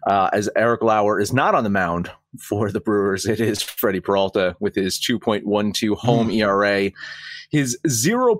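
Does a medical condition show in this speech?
No.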